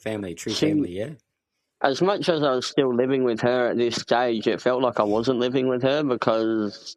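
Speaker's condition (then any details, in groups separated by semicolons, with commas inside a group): Cleft palate; congenital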